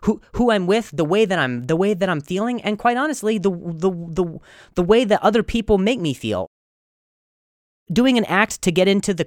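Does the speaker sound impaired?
Yes: stutter; speech coaches, practices control before shows; much improved, still stutters; very severe at first, hit himself in frustration; here repeated words.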